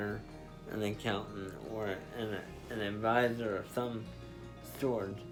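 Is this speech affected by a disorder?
Yes: spastic diplegia cerebral palsy.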